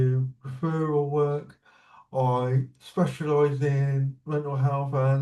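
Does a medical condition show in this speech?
Yes: cerebral palsy.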